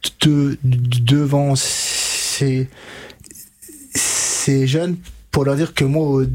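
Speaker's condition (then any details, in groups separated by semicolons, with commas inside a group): Stuttering; speech therapy with Catherine Daubier in Nancy ages 20 to 25, learned fluency techniques; still stutters with blocks and repetitions; blocks and repetitions now, formerly severe, expressed self with fingers before therapy; repeated sounds, prolonged sounds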